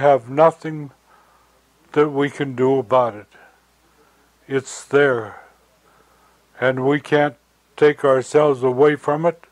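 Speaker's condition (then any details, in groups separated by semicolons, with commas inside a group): Stroke; shaky voice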